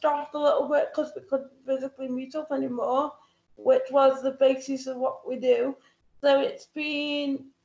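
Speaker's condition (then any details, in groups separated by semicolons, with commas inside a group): Cerebral palsy; full-time wheelchair user; relies on daily support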